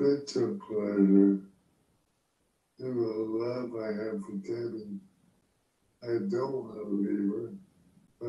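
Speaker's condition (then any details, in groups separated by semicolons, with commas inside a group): ALS; end stage, days from dying, exhausted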